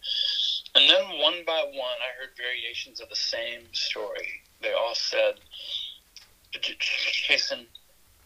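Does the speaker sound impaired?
Yes: stuttering; stuttering since childhood, not healed; pretty fluent in this conversation, nerves may add to stutter; fluency varies, at times can hardly get words out, stuttered horribly through Coffee Hag show, Mankato; here prolonged sounds, blocks.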